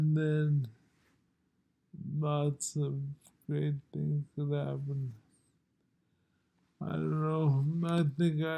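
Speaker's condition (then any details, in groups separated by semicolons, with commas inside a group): Multiple sclerosis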